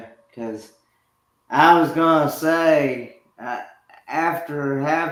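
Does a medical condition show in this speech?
Yes: cerebral palsy; with hydrocephalus, ventriculoperitoneal shunt.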